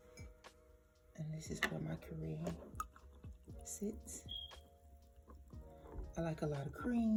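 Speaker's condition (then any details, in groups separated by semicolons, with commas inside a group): No condition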